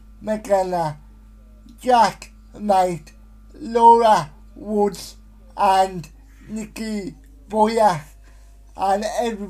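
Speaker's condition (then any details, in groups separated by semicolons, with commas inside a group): Spastic quadriplegic cerebral palsy, severe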